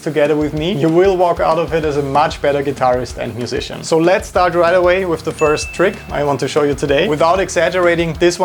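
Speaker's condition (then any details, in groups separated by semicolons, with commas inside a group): No condition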